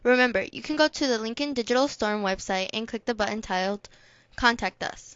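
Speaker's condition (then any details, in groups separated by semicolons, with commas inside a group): No condition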